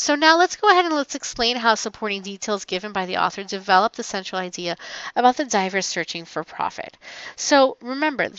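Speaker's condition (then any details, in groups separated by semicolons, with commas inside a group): No condition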